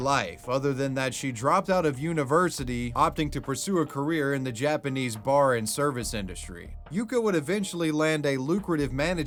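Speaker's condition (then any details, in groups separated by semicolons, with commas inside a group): No condition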